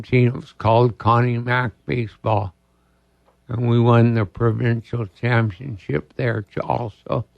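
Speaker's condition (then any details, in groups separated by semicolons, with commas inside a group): ALS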